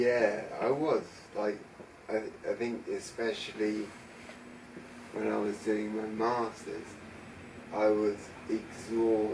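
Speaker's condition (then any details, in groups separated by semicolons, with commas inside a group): Traumatic brain injury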